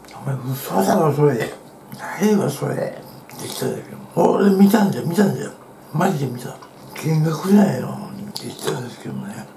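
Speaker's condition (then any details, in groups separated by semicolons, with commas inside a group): Tongue cancer surgery; eating normally again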